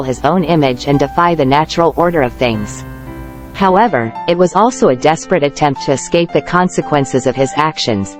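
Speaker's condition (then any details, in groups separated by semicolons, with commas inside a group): No condition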